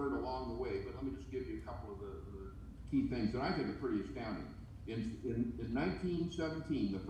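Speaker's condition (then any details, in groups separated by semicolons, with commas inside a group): No condition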